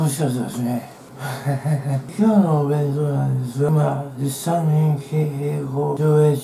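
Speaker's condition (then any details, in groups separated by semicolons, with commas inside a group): Tongue cancer, partial glossectomy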